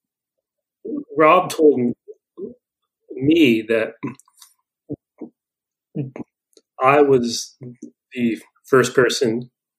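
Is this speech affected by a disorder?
Yes: stuttering; lifelong, persisting into adulthood, long kept unspoken, now openly accepted; still stutters; here prolonged sounds, blocks.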